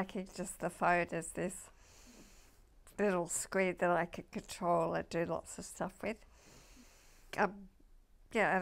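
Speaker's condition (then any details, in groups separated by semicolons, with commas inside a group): MND (ALS)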